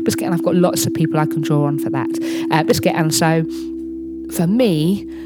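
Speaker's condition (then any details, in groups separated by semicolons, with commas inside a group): Tourette's; severity fluctuates over life; tics less suppressible than before; swearing tics, noises, chest-thumping motor tic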